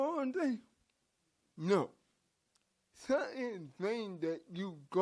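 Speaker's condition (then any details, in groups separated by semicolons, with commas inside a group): Cerebral palsy; from birth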